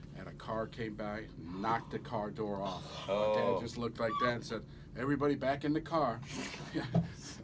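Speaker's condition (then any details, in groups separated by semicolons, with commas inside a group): No condition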